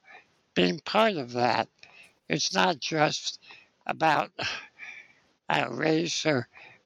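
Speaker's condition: Spinal muscular atrophy; congenital, muscle weakness, wheelchair use whole life

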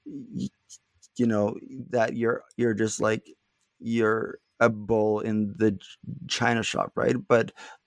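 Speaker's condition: Stuttering; not stuttering much currently; little stuttering currently; repeated sounds, blocks

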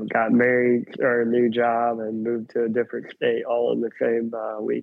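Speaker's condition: Cleft lip and palate; congenital

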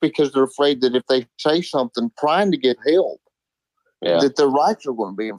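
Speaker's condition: Cerebral palsy; spastic diplegia from birth

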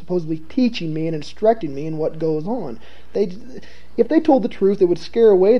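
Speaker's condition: No condition

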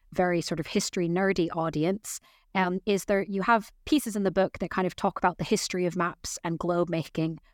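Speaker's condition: No condition

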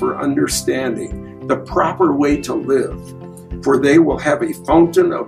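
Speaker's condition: No condition

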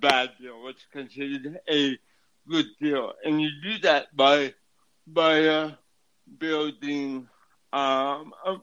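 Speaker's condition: Cerebral palsy; affects speech

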